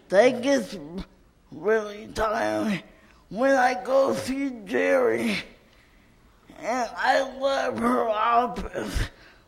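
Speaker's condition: Cerebral palsy; cerebral palsy from birth

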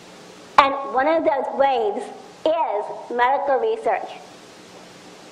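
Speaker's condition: Down syndrome; extra chromosome; speech problems

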